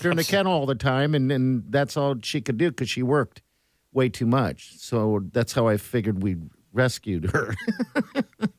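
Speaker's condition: No condition

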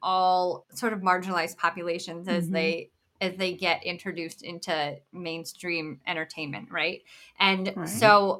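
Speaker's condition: Bilateral cleft lip and palate; congenital

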